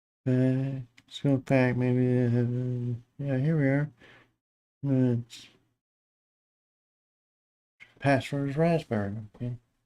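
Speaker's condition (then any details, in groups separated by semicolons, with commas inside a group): Parkinson's disease; onset dystonia left arm, DBS implant four years after diagnosis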